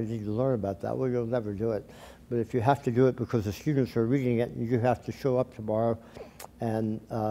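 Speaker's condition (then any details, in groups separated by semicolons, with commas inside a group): Tongue cancer surgery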